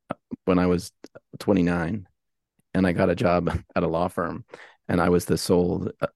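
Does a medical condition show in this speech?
Yes: stuttering; long-standing stuttering, avoided phone for years, stuttered heavily at law firm job from 29, self-medicated with alcohol; hosting podcast for two months, no longer avoids phone, discloses stutter before interviews; stutters less after disclosing stutter, worse day after drinking, pauses once mistaken for nervousness; here prolonged sounds, blocks.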